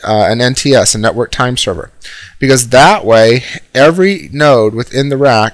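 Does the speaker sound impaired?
No.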